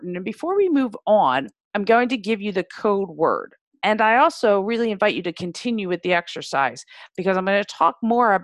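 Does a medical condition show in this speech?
No.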